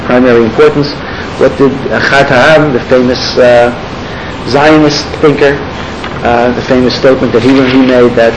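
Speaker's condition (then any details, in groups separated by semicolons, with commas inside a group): No condition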